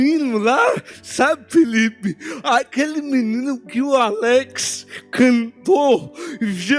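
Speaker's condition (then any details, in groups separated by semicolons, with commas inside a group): Cerebral palsy; no speech as child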